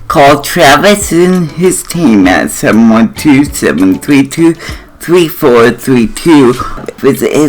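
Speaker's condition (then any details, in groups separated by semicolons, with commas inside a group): Cerebral palsy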